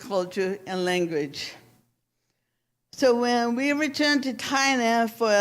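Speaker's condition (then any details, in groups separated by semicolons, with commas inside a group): Cerebral palsy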